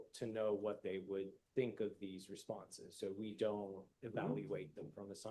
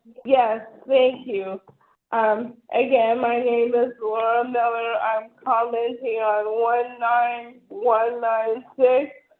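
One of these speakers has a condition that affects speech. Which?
The second: ALS.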